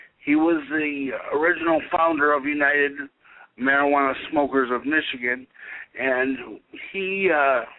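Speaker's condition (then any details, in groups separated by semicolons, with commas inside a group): Cerebral palsy; able to speak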